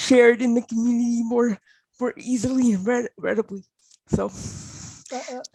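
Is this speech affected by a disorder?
Yes: cerebral palsy; mainly fine motor and speech.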